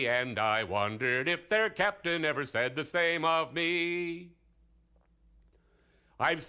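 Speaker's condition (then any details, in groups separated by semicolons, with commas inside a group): No condition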